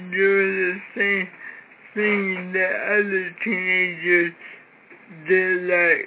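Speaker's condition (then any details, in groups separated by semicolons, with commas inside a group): Cerebral palsy, severe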